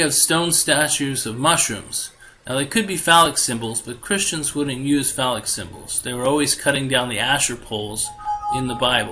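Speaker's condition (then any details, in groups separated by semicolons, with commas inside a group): No condition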